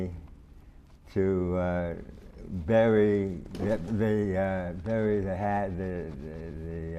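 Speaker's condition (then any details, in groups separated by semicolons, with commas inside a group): Parkinson's disease; voice changes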